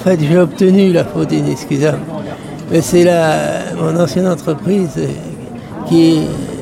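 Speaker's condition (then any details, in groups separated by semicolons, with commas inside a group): Parkinson's disease; bone weakening with loss of all teeth, pronounced curvature problems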